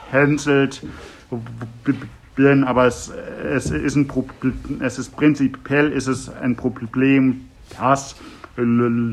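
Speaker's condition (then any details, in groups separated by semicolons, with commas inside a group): Stuttering; possibly genetic, father stuttered as child, cannot coordinate speech components simultaneously; severe stuttering, cannot control it, sometimes feels blocks and other symptoms; choppy, repetitions, occasional blocks, throat pain on r blocks, fluent singing, less with pet; repeated sounds, repeated words, prolonged sounds, blocks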